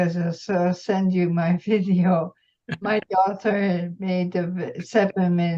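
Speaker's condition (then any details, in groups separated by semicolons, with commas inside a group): Multiple system atrophy; swallowing trouble, slurring, slow speech, some days no voice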